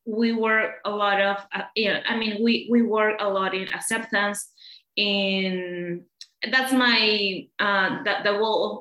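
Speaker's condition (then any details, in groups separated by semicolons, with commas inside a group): Stuttering; stuttering since childhood, childhood psychologists, later speech therapy to control or eliminate stuttering, unhelpful; adult; repeated sounds, repeated words, prolonged sounds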